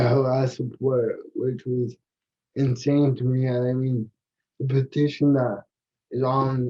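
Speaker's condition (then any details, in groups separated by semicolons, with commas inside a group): Cerebral palsy; from birth, affects muscle coordination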